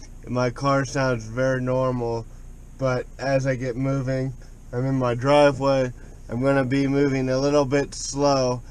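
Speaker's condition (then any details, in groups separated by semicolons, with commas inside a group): Cerebral palsy, spastic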